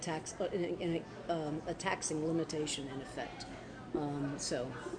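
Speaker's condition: No condition

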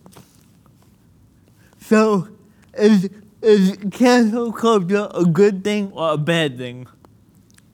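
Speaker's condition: Cerebral palsy; cord around neck

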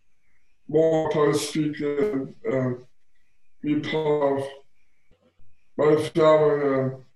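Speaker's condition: Down syndrome

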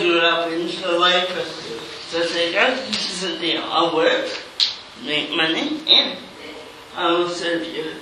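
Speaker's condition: Cerebral palsy

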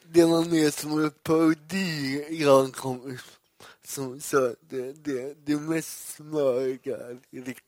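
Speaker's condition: Cerebral palsy; much improved through practice

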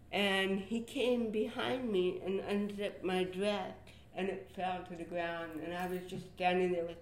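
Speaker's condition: Cerebral palsy, athetoid

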